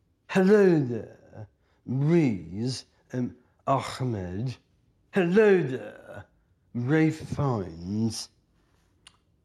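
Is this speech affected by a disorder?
Yes: Down syndrome; three copies of chromosome 21, from birth; told when very young would never read or speak.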